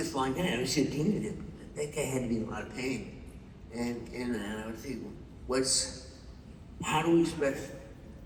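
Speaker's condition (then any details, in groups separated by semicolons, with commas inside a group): Parkinson's; loses train of thought mid-sentence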